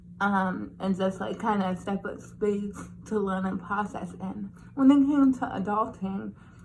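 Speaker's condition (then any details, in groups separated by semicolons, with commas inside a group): Cerebral palsy; since birth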